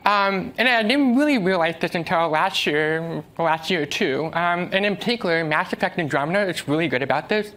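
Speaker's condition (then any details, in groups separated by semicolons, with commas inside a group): Deafness; uses American Sign Language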